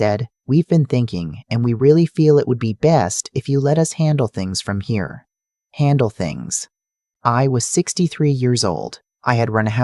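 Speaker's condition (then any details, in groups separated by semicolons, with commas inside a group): No condition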